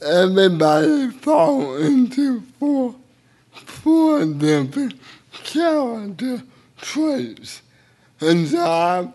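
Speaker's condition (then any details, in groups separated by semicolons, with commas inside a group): Cerebral palsy; involuntary hand movements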